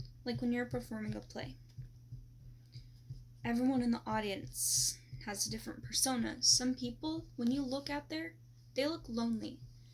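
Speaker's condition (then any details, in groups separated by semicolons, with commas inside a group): No condition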